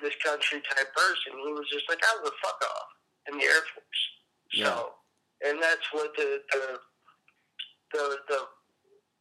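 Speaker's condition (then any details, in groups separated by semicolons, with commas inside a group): Cerebral palsy; appearance likened to Parkinson's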